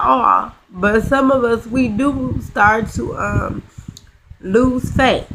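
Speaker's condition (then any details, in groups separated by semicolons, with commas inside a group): Cerebral palsy, spastic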